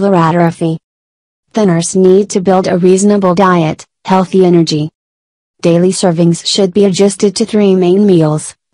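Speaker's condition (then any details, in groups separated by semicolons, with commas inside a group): No condition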